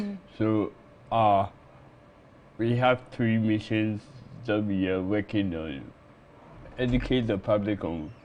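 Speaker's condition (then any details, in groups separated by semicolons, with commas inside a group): Cerebral palsy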